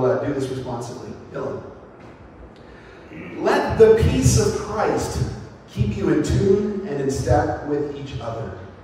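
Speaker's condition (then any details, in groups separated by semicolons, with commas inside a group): No condition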